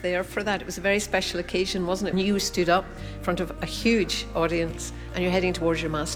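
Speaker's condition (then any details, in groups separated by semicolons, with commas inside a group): No condition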